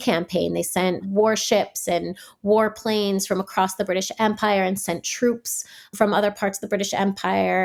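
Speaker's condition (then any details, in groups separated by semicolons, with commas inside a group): No condition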